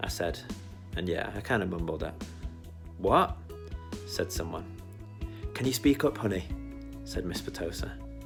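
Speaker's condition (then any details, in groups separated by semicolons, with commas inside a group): No condition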